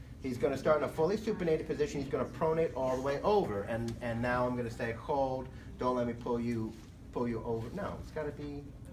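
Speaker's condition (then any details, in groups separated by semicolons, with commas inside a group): No condition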